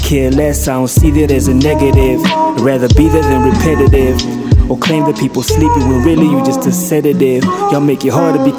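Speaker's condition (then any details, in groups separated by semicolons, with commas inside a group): No condition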